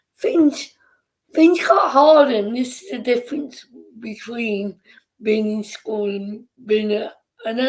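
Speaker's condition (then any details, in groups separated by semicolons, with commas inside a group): Cerebral palsy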